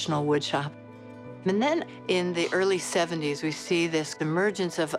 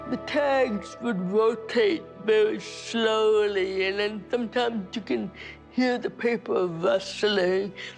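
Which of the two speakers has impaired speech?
The second: cerebral palsy; speech therapy by age four.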